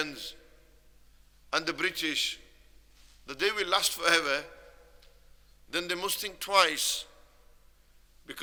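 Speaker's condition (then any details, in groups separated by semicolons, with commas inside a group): No condition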